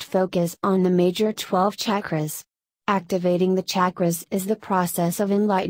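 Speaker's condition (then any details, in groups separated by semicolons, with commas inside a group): No condition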